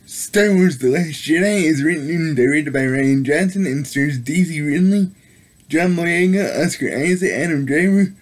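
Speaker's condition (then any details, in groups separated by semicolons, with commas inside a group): Cerebral palsy; able to speak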